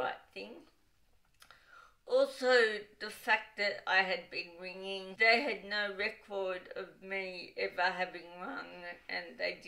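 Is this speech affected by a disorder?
Yes: cerebral palsy; wheelchair user.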